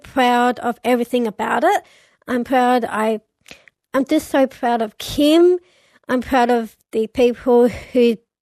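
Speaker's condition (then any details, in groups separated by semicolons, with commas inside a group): Down syndrome; lifelong, since birth; age 39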